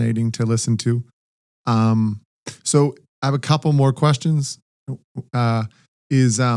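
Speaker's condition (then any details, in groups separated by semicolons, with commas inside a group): No condition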